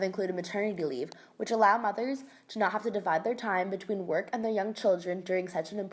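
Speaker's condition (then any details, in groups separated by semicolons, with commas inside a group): No condition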